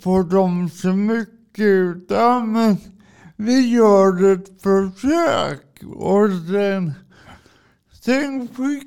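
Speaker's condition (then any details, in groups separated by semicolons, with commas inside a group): Cerebral palsy; drives adapted car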